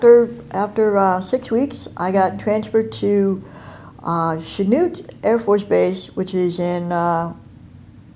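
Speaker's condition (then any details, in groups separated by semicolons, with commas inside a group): Cleft palate and cleft lip; congenital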